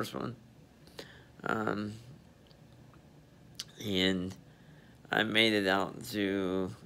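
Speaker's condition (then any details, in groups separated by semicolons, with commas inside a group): Spastic diplegia cerebral palsy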